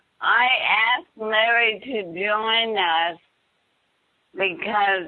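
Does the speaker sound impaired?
Yes: ALS, bulbar palsy; bulbar onset, throat, tongue, cheeks, then upper arms, diagnosed after 18 months, Deanna protocol slowing progression; voice affected, husband Larry fills in details; faltering voice as first symptom, throat problems first treated as H. Pylori.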